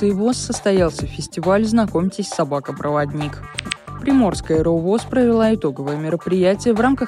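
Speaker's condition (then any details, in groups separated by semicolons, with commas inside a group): No condition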